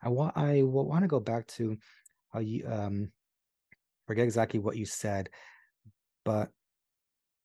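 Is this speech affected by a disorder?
Yes: stuttering; l sound tough, trouble formulating sentences after pandemic isolation, not from stuttering; here repeated sounds, repeated words, blocks.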